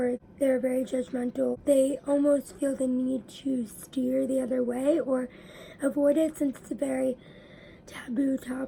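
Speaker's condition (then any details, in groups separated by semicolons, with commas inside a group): Cerebral palsy; spastic diplegia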